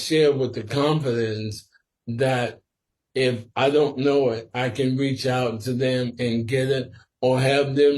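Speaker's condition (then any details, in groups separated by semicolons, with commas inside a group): Sporadic ALS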